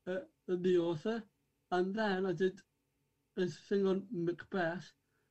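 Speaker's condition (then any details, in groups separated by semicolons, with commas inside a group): Down syndrome; from birth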